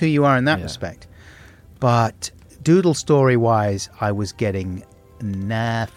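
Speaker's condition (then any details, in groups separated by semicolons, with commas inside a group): No condition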